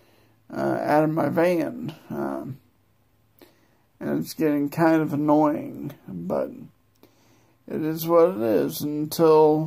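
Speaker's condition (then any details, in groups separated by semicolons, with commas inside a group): Multiple sclerosis; no control over legs; current exacerbation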